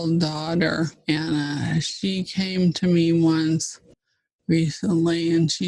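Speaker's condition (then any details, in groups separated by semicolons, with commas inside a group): ALS (Lou Gehrig's disease); fast progressing form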